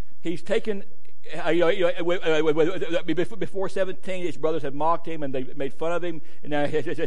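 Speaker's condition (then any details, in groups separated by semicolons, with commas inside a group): Stuttering; later in the day; repeated sounds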